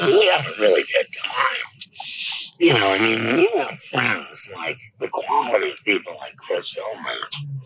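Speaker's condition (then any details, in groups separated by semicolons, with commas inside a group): Laryngectomy; 32 days in hospital without food or water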